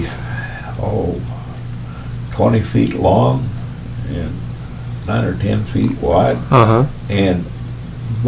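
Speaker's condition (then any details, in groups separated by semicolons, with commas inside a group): Parkinson's; tremors as early symptom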